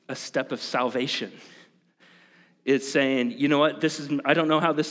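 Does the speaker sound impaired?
No.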